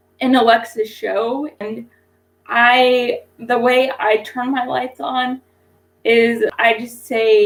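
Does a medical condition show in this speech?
Yes: cerebral palsy; infant ventilator.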